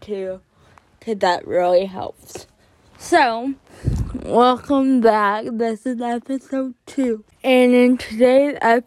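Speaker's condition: Cerebral palsy; more jerking in class

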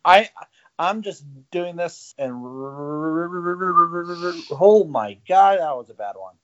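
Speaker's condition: Stutter; sober during recording, audible stuttering on air; part-word repetitions, no stuttering when drinking alcohol, sound repetitions when ordering drinks; repeated sounds, repeated words, prolonged sounds

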